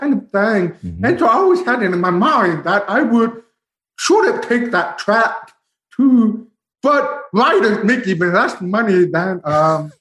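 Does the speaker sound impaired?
Yes: profound deafness, bilateral, from spinal meningitis; big headphones.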